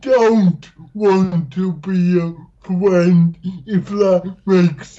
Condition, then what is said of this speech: Dysarthria. And now it's more like people occasionally can't understand me, but more often can.